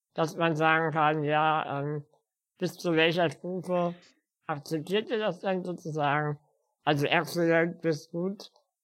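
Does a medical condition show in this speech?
Yes: spinal muscular atrophy; physical disability.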